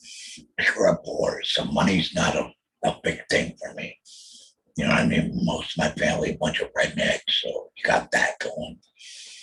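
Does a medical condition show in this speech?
Yes: total laryngectomy.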